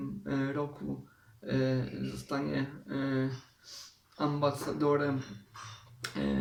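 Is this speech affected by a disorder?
Yes: cerebral palsy; uses wheelchair.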